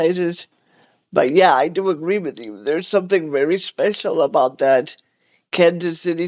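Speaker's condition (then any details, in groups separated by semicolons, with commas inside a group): Cerebral palsy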